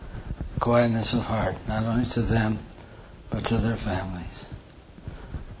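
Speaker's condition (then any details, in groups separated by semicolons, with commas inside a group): Parkinson's; diagnosed 14 years ago by neurologist in Lincoln, Nebraska, tremor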